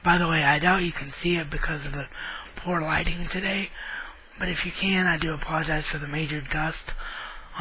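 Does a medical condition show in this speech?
Yes: cerebral palsy; wheelchair bound.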